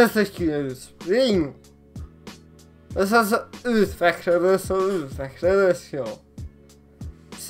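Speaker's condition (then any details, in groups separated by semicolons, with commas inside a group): Cerebral palsy; atypical speech, sometimes mistaken for drunk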